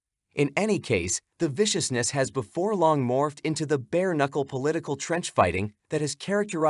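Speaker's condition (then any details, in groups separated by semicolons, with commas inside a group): No condition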